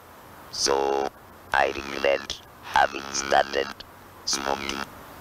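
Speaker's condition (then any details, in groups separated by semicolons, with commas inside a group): Laryngectomy for larynx cancer; cannot speak naturally, uses artificial larynx under chin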